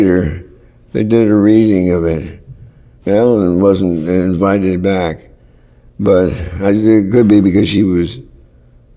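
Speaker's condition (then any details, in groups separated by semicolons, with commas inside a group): Parkinson's; worsening, often debilitating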